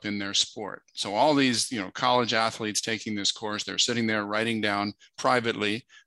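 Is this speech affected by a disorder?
No.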